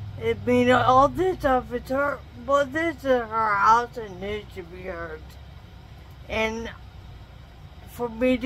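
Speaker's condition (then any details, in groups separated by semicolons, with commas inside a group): Traumatic brain injury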